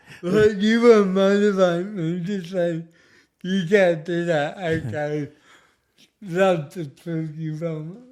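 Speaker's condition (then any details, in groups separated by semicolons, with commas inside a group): Cerebral palsy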